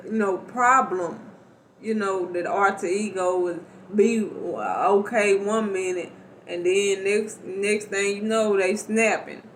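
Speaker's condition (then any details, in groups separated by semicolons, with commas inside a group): Cerebral palsy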